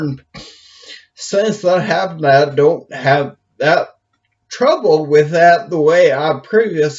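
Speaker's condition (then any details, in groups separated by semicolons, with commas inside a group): Brain injury; speech affected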